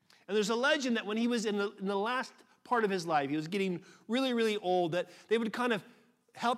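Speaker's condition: No condition

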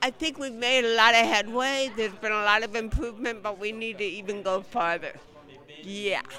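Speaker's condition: Cerebral palsy

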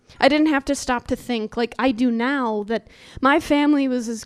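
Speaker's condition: No condition

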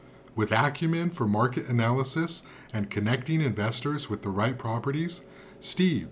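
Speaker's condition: No condition

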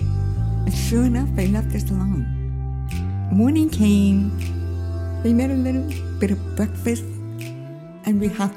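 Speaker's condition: Deafness

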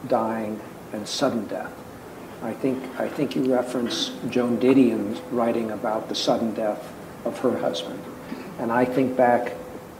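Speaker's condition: No condition

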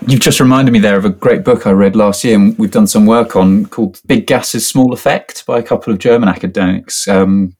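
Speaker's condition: No condition

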